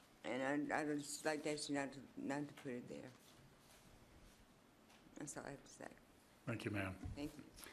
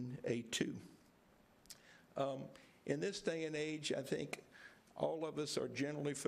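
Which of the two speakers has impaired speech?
The first: Parkinson's; on medication.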